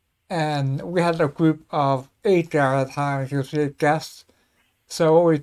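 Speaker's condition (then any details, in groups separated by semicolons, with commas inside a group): Cerebellar ataxia; slurs a bit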